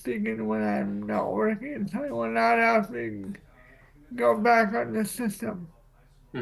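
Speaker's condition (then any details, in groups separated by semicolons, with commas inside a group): Cerebral palsy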